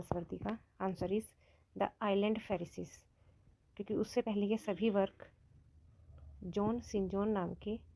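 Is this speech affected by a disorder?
No.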